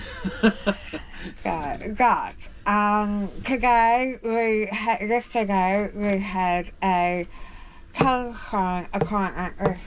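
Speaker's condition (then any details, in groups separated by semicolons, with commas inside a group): Jaw cancer surgery; jaw cancer surgery, tracheostomy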